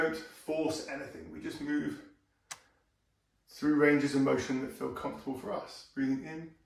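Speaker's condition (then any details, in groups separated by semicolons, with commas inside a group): No condition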